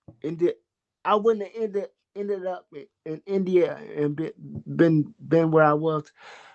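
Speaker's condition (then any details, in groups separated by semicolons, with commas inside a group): Cerebral palsy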